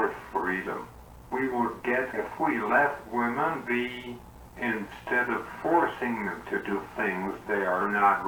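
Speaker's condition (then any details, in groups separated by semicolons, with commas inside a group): Cerebral palsy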